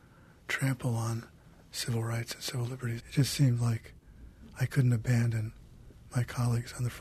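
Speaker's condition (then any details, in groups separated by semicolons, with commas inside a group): Parkinson's disease; diagnosed over a decade ago, about age 65; self-conscious about how voice sounds; voice worn down by age and Parkinson's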